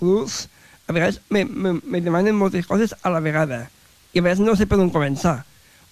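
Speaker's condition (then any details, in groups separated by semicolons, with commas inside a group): Down syndrome; expresses self in own way and own words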